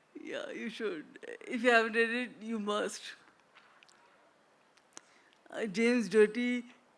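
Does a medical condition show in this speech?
Yes: traumatic brain injury; accident; speech fully slurred early, much improved now.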